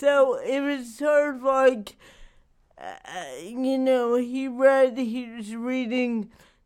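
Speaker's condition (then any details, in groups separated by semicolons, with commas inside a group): Cerebral palsy; not degenerative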